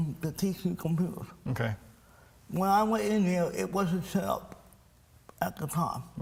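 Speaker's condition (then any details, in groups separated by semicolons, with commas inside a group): Cerebral palsy; speech impairment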